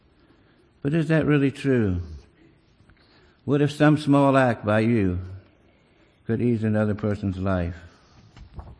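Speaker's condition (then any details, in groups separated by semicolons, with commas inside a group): Parkinson's disease; Parkinson's disease diagnosed 15 years ago, father also had it, small handwriting, leg pain, impaired balance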